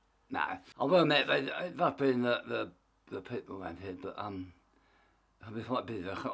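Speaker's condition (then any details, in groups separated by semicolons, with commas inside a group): Tongue cancer; half tongue removed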